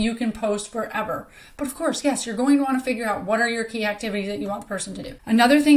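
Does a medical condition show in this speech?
No.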